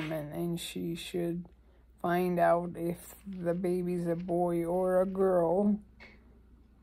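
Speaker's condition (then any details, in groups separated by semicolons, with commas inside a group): ALS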